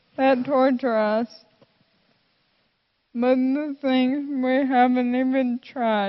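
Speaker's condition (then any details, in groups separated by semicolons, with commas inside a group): Friedreich's ataxia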